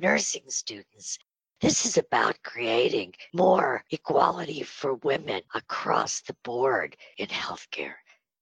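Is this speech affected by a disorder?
Yes: spasmodic dysphonia; on Botox treatment.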